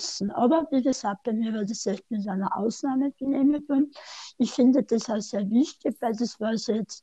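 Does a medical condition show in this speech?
Yes: speech impairment after tongue cancer, mild; aggressive right tongue-margin cancer into mouth arch at 48, 17-hour surgery, neck dissection, chemoradiotherapy; about 8.5 years after tongue cancer treatment; slightly limited, tends to speak fast, sometimes unclear, Austrian dialect, hard to understand without seeing face.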